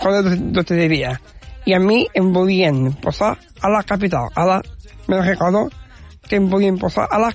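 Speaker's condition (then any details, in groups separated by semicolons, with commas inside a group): Down syndrome; genetic condition, learned of it gradually from parents in childhood; adult; speaks confidently on radio and in public, communicates ideas well, less nervous than many guests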